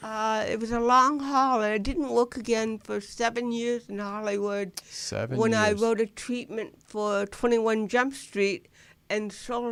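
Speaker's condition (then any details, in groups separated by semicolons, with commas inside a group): Cerebral palsy; lifelong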